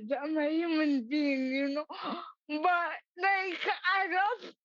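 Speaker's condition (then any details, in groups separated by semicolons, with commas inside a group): Cerebral palsy; treated at age 8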